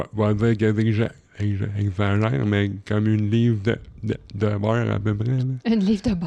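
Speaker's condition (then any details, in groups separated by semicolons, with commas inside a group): Cerebral palsy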